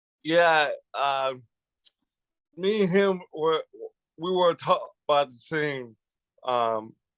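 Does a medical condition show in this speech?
Yes: cerebral palsy.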